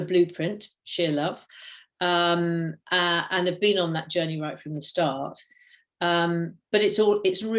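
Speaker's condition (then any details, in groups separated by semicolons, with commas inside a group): No condition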